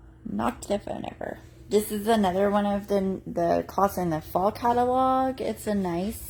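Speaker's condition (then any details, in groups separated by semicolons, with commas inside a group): No condition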